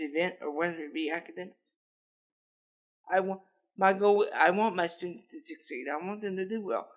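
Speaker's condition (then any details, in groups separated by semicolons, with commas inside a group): Cerebral palsy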